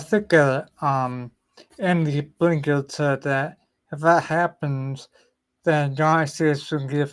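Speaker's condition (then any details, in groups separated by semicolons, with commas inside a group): Ataxia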